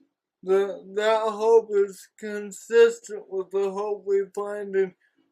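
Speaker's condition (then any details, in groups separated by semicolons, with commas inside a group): Cerebral palsy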